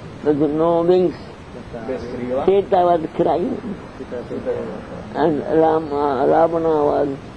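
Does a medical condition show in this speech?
Yes: deafness; long fluent English story narration, questions from listeners not taken.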